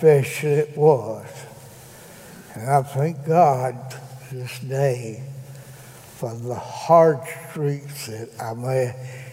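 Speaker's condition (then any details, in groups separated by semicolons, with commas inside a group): Cerebral palsy; present from birth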